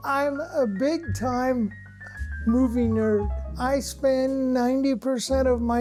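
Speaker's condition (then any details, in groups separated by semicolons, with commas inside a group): Cerebral palsy; since birth; anti-spasm medication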